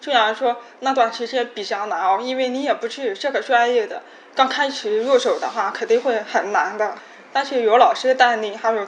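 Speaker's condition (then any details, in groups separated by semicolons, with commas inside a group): Hearing impairment; hearing loss from accident in childhood, completed speech rehabilitation training, words drilled hundreds of times daily; daily word drills with parents speaking from behind, hundreds of repetitions, communication once judged poor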